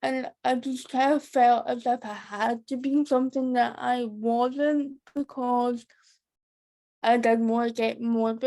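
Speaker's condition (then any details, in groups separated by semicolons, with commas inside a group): Cerebral palsy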